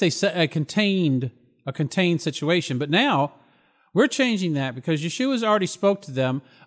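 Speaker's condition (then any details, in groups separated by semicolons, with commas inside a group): No condition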